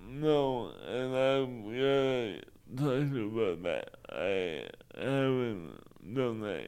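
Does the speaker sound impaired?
Yes: cerebral palsy; limited use of arms.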